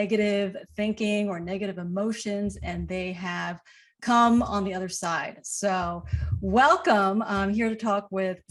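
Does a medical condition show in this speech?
No.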